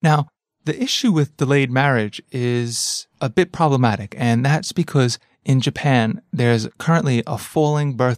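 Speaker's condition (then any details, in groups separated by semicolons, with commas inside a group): No condition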